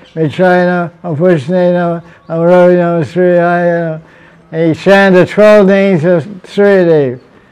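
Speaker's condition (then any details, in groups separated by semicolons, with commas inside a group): Deafness; finds sound way too loud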